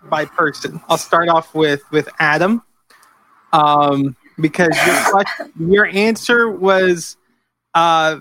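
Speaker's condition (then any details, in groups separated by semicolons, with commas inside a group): No condition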